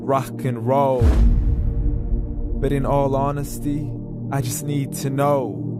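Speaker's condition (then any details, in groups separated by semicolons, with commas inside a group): No condition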